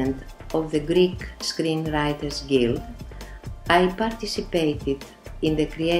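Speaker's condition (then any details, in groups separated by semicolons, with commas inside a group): No condition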